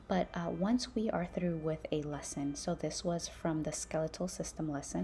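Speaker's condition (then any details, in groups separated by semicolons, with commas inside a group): No condition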